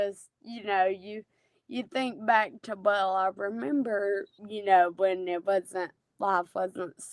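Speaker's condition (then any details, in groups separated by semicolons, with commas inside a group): Friedreich's ataxia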